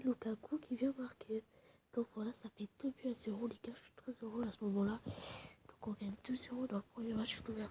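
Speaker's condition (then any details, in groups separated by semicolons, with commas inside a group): No condition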